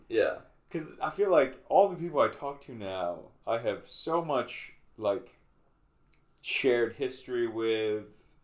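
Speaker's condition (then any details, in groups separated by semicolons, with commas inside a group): No condition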